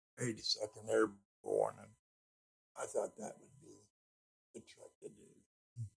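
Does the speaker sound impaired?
Yes: speech impediment.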